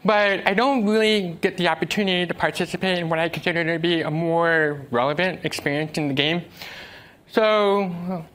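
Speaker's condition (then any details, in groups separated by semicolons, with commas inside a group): Deafness; uses American Sign Language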